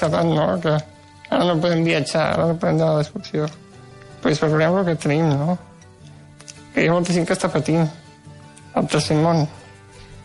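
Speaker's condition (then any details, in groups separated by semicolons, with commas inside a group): Duchenne muscular dystrophy; colds or bronchitis cause suffocation crises treated with morphine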